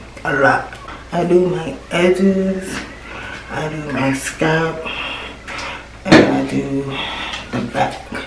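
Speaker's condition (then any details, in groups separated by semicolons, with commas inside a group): Cerebral palsy; from birth, left leg affected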